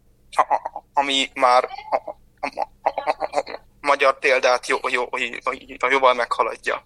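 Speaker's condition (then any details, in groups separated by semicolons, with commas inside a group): Stuttering; present since birth, will not go away; disfluencies audible during this interview; worse when nervous, very happy, with strangers, often more with close acquaintances; repeated sounds, blocks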